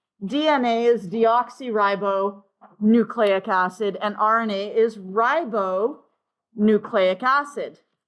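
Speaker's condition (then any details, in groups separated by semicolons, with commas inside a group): No condition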